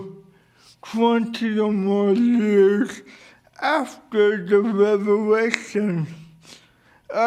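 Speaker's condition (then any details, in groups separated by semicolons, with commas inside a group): Cerebral palsy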